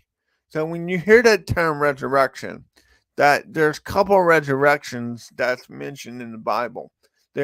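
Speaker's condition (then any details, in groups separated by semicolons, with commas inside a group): Cerebral palsy; from birth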